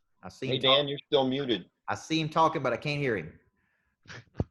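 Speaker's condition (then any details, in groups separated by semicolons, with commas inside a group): No condition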